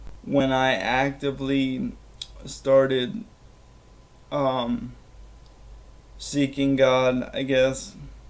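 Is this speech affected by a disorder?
Yes: cerebral palsy.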